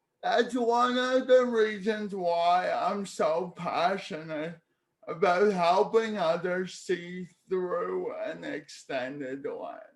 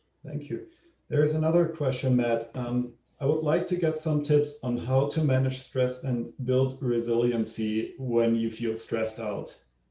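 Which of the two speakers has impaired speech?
The first: cerebral palsy; childhood leg tendon transfer surgery; speech therapy in childhood.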